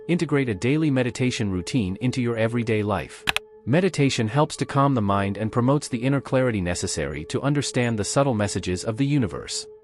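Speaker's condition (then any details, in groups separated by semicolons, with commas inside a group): No condition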